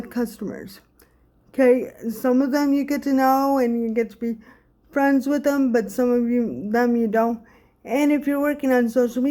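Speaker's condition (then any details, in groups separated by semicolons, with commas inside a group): Cerebral palsy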